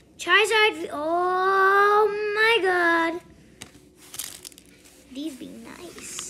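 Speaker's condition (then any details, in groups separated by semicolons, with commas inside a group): No condition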